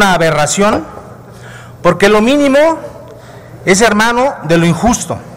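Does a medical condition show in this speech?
No.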